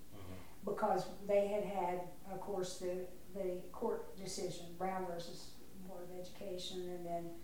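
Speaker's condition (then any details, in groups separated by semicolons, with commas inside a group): No condition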